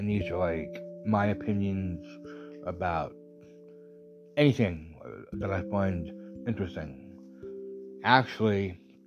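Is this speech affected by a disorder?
Yes: stuttering; long-standing stuttering problem; practices speaking by recording own voice on phone app and listening back, podcast as outlet; possibly noticeable to listeners; here prolonged sounds.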